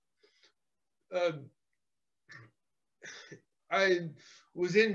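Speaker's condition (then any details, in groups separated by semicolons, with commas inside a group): Cerebral palsy; physical therapy in childhood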